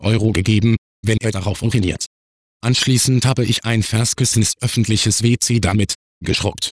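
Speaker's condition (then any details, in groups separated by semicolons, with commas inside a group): No condition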